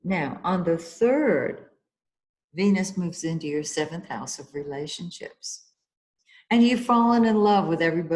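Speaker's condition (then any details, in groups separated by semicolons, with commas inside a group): No condition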